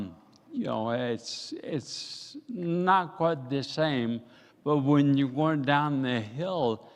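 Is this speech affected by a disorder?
Yes: ataxia.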